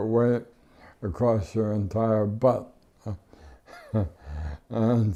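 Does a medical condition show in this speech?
Yes: ALS; power wheelchair, no tracheostomy.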